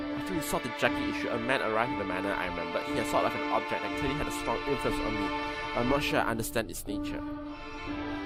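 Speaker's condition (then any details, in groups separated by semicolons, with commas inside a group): No condition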